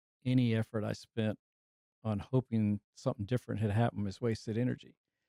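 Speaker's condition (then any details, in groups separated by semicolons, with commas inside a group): No condition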